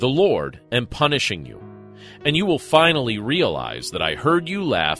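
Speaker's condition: No condition

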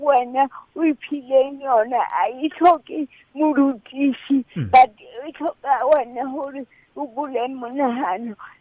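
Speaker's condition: Cerebral palsy; since childhood

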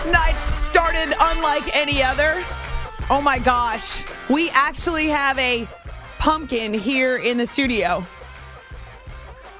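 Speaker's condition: No condition

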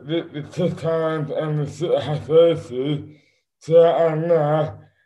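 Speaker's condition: Dystonia; affects speech and hands

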